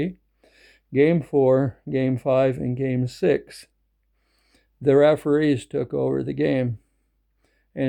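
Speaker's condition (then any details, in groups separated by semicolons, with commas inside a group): No condition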